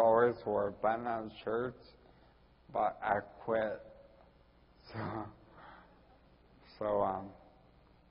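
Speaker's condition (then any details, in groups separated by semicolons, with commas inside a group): Ataxia; Friedreich's ataxia, scoliosis, spinal rod surgery; unbalanced walking, diagnosed years after symptom onset; speech typical of the condition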